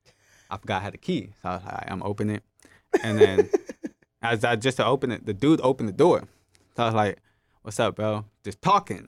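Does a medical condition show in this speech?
Yes: hard of hearing, gentamicin-induced hearing loss; hearing loss caused by Gentamicin, right ear profound near deaf, left ear moderate, wears hearing aids; hears little without them, relies on lip reading, masks hinder understanding; speech therapy due to hearing loss.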